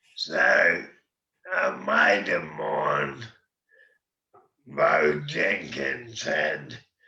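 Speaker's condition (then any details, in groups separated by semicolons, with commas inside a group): MND; slower progressing form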